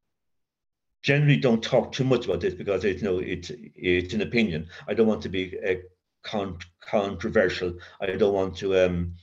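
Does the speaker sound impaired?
Yes: covert stutter; severe childhood stutter, linked to adverse childhood experience, child guidance clinic, worse with teacher's punishment, covert since sobriety; still gets occasional blocks, uses voice as main working tool; stutters in mind more than aloud, avoids feared words, voice never feels own; here repeated sounds, repeated words.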